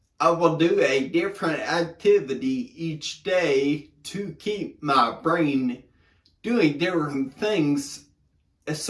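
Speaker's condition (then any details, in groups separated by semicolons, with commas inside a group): Brain injury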